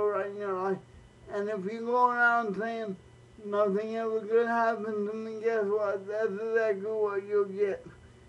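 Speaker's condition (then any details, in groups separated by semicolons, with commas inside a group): Cerebral palsy, spastic, mild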